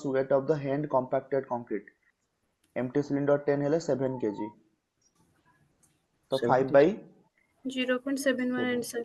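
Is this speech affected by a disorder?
No.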